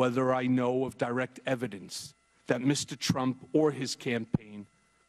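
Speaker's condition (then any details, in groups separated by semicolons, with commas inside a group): No condition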